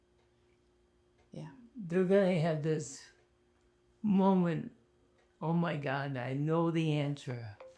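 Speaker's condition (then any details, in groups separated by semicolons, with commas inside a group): ALS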